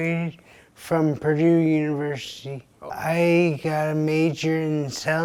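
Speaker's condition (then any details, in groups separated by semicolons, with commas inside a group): Traumatic brain injury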